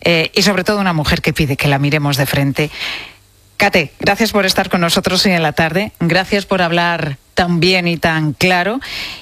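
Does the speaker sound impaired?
No.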